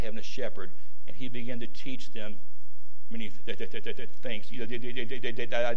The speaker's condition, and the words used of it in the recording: Stuttering. So if it gets scratchy, I'll figure the Halls all out and good to go.